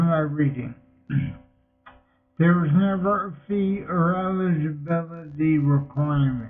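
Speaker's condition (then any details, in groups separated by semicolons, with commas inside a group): Multiple sclerosis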